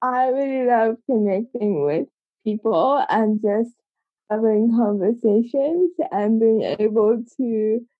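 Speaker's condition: Cerebral palsy; congenital

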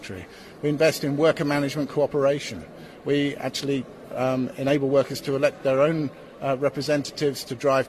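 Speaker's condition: No condition

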